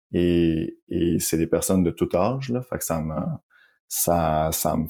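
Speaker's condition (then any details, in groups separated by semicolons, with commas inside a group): Stuttering; ongoing adult stuttering; repeated sounds, prolonged sounds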